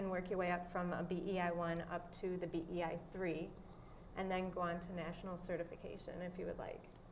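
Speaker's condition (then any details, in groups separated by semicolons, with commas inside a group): No condition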